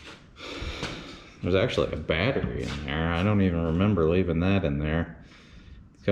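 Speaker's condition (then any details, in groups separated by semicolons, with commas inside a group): No condition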